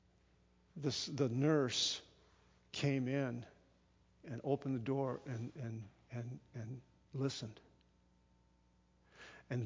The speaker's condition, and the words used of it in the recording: None; typical speech.